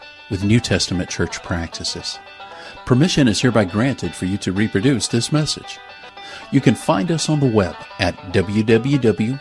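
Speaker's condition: No condition

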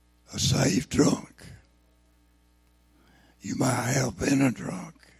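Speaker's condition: Throat cancer, lost vocal cord

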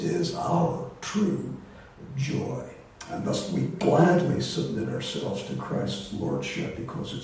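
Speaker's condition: Voice disorder; not contagious

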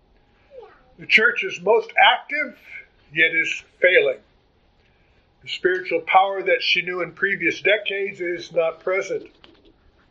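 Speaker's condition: No condition

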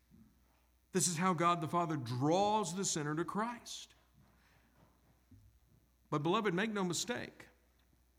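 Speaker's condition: No condition

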